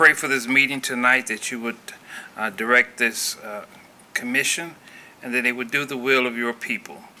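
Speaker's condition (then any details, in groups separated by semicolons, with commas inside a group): No condition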